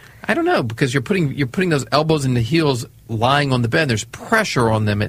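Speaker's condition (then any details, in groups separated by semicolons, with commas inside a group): No condition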